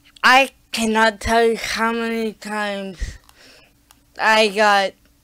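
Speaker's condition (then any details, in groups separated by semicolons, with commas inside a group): Cerebral palsy; talking is a struggle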